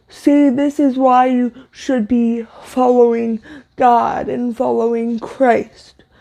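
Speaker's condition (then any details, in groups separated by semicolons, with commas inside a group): Cerebral palsy, severe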